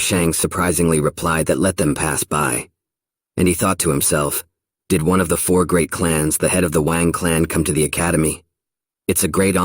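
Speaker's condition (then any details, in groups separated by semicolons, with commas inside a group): No condition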